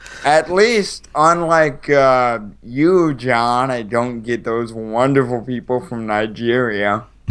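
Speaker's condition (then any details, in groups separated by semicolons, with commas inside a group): Cerebral palsy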